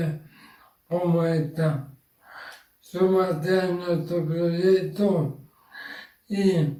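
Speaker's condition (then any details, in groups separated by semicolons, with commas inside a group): Ela (amyotrophic lateral sclerosis); gradually diminishing physical capacity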